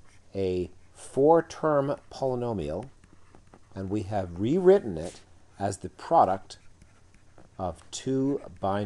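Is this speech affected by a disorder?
No.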